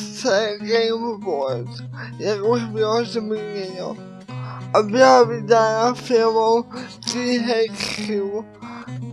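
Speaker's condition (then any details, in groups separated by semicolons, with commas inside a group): Cerebral palsy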